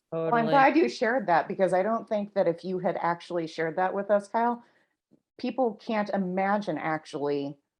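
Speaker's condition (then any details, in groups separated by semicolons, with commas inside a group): No condition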